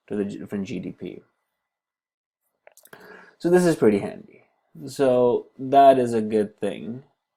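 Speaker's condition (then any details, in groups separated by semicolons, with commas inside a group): No condition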